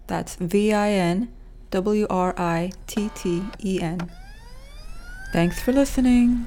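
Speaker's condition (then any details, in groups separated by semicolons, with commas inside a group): No condition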